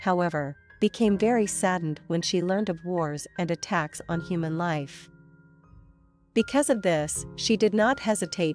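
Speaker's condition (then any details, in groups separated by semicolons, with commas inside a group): No condition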